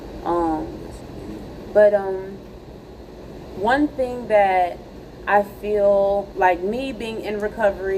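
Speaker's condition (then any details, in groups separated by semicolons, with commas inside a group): No condition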